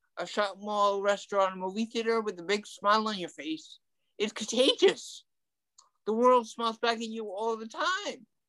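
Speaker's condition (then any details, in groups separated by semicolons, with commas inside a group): Ataxic cerebral palsy; mild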